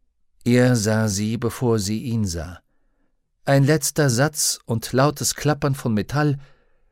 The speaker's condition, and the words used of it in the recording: None; typical speech.